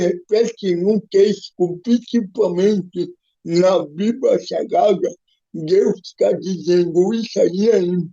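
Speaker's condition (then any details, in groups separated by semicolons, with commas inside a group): Cerebral palsy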